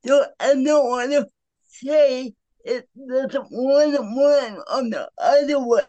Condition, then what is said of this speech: Cerebral palsy. And it affects my speech. In case you didn't notice.